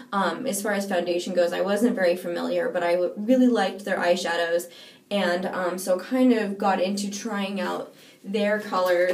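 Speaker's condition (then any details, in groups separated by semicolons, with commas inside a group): No condition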